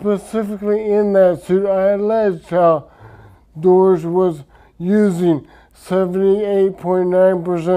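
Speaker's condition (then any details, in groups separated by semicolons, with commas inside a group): Traumatic brain injury; speech affected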